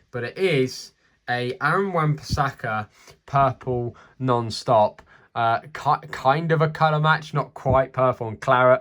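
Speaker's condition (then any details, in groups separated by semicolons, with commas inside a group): No condition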